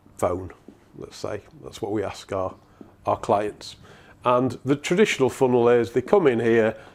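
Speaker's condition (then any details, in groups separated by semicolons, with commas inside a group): No condition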